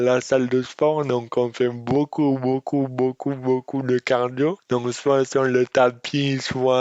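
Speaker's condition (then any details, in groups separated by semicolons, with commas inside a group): Dystonia; speech disorder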